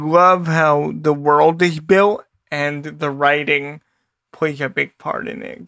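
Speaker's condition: Cerebral palsy; lifelong

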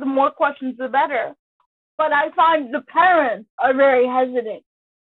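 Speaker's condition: Cerebral palsy; prolonged sitting and car travel hard on body

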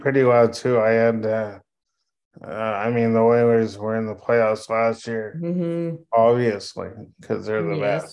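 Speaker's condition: Cerebral palsy; meconium inhaled in labor

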